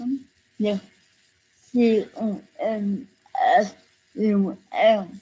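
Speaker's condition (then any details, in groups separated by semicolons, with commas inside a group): Cerebral palsy; present from birth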